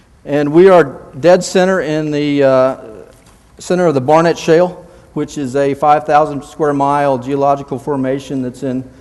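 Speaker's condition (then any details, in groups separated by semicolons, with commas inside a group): No condition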